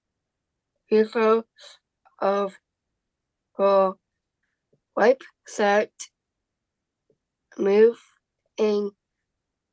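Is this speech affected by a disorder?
Yes: Down syndrome.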